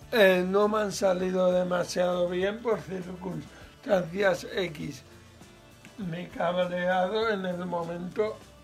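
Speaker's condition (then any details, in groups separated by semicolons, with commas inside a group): Cerebral palsy, mild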